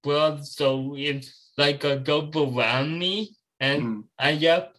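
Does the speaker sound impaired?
Yes: cerebral palsy.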